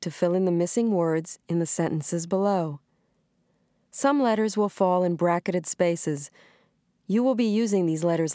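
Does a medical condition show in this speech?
No.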